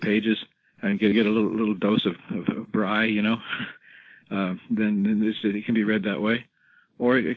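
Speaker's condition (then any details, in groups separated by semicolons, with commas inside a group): Parkinson's disease, rigidity-predominant, no tremor; ability to walk almost gone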